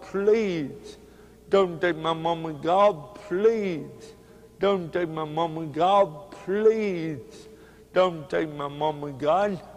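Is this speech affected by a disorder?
Yes: cerebral palsy; speech hard to understand.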